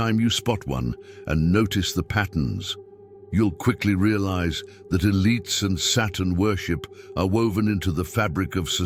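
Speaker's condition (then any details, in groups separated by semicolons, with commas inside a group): No condition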